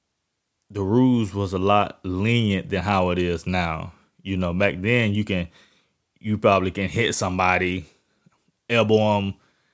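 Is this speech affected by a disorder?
No.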